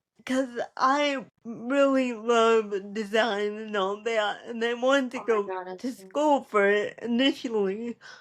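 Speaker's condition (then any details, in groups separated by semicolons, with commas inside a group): Cerebral palsy; less spastic than before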